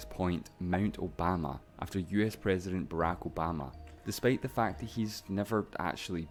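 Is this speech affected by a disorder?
No.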